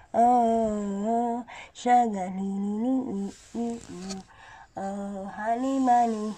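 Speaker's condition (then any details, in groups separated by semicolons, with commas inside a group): No condition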